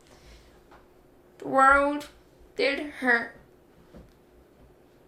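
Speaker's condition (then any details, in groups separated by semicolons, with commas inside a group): Cerebral palsy; affects muscles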